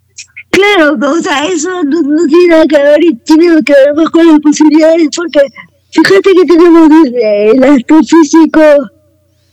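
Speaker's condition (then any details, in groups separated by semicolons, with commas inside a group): Cerebral palsy; wheelchair user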